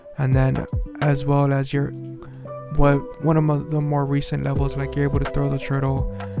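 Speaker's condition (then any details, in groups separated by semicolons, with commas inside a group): No condition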